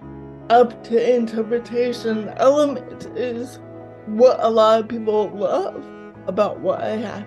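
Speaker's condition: Cerebral palsy, mild

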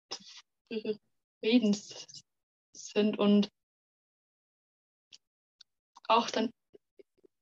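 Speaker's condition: Stuttering; stuttering since kindergarten age, many logopedists and speech therapists, stuttering therapy groups with other stutterers; 18 years old, fighting stuttering less with pressure and resistance; part-word and word repetitions, we wegzulaufen; blocks

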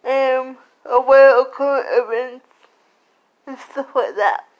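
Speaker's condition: Cerebral palsy; slurred speech

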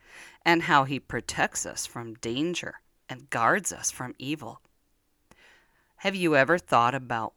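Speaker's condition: No condition

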